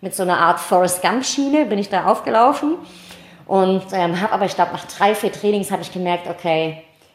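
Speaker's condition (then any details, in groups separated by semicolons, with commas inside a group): Cleft palate, mild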